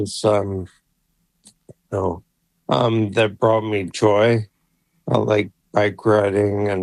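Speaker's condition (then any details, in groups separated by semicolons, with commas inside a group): ALS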